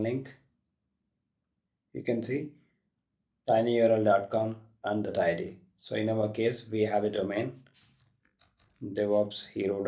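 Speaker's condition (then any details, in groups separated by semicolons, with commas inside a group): No condition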